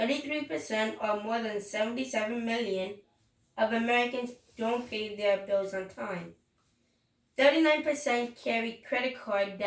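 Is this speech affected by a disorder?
No.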